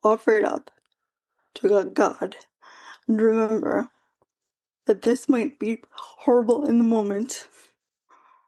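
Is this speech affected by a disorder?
Yes: quadriplegic cerebral palsy.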